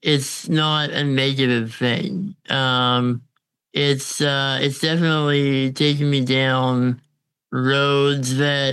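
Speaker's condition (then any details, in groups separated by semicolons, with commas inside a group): Congenital muscular dystrophy; on a ventilator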